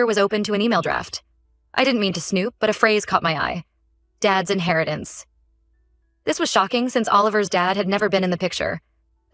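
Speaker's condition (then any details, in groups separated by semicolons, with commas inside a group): No condition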